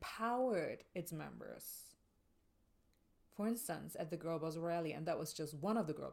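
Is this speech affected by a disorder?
No.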